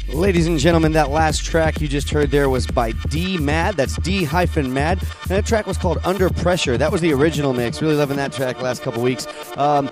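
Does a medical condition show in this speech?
No.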